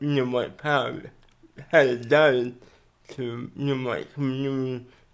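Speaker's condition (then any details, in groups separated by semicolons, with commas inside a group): Cerebral palsy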